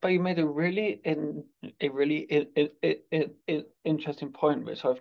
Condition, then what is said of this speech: Stuttering. So I've pre-prepared like sentences in my head without even realizing it that may come out.